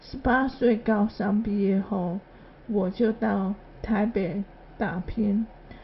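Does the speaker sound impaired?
Yes: ALS; adult onset, hand weakness, arm muscle atrophy, involuntary muscle twitching throughout body, progressive muscle loss; slower speech, quieter voice.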